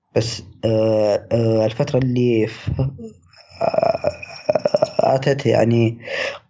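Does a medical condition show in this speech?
Yes: stuttering; onset age 10, previously largely controlled, gave presentations, spoke at Toastmasters, perfectionism possibly a contributing cause; worst period of stuttering so far, lacks willpower to work on it; difficulty communicating with people; here prolonged sounds, blocks.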